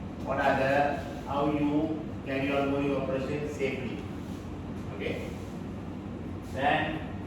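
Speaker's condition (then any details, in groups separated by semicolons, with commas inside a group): No condition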